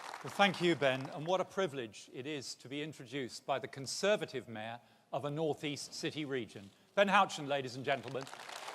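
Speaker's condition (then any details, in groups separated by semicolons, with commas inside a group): No condition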